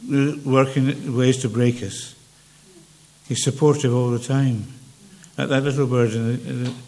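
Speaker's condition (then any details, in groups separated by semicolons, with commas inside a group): Parkinson's; less clear than before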